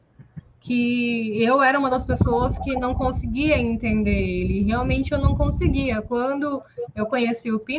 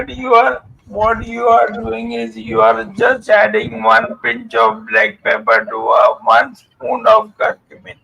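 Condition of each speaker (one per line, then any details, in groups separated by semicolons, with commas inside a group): No condition
Amyotrophic lateral sclerosis; slow progression two years pre-diagnosis, faster since, fasciculations, twitching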